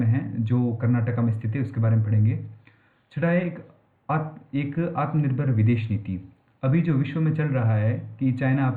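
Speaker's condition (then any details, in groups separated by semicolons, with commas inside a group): No condition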